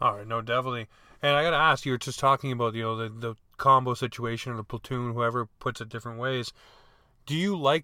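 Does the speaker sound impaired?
No.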